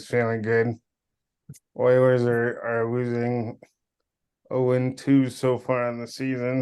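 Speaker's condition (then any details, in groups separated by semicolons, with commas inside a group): Cerebral palsy; power wheelchair since childhood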